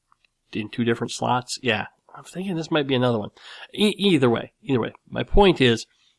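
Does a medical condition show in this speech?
Yes: cleft lip and palate; large dent in skull at graft site.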